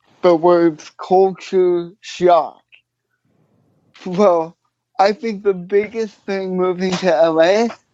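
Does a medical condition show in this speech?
Yes: cerebral palsy.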